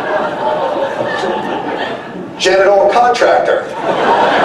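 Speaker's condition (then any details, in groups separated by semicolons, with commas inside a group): No condition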